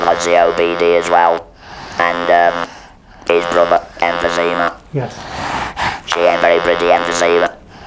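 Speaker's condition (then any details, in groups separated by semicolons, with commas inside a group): Laryngeal cancer with laryngectomy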